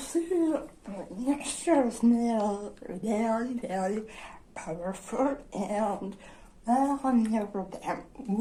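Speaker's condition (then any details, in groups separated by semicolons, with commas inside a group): Dystonia; generalized dystonia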